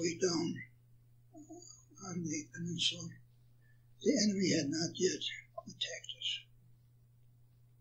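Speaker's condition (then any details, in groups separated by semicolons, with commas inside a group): Parkinson's; attributed to Agent Orange exposure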